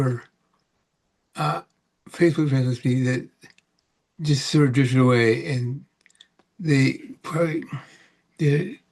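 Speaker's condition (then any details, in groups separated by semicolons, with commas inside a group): Parkinson's; about 18 years since onset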